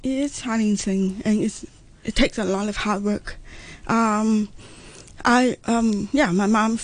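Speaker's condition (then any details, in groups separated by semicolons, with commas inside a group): Profound deafness, congenital profound hearing loss; profound hearing loss from premature birth at eight months, not genetic, diagnosed near age one; hearing aids worn lifelong, hears about 60 percent, lip-reads, uses sign language; speech therapy from age one, weekly speech training, daily training by mother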